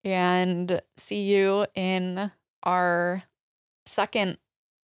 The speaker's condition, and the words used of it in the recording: Aphasia. You and I see her every day, and we learn to speak aphasia.